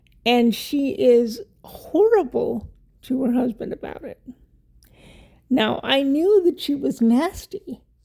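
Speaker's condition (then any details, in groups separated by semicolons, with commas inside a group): Cerebral palsy; wheelchair user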